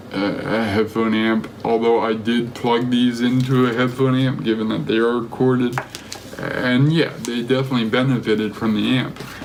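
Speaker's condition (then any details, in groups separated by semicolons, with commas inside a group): Cerebral palsy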